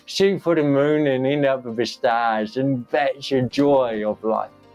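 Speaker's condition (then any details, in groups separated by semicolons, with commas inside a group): Cerebral palsy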